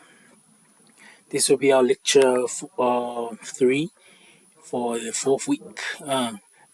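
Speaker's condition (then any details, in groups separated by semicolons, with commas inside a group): No condition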